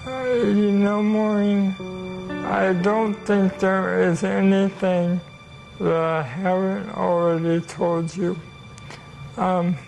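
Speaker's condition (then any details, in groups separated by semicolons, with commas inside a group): ALS; onset as young adult; disease stage advanced enough to affect speech; speech a little difficult to understand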